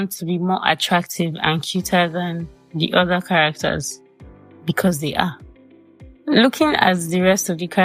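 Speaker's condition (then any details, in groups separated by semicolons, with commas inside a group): No condition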